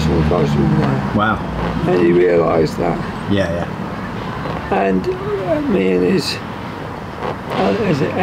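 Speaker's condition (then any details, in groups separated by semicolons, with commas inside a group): Motor neurone disease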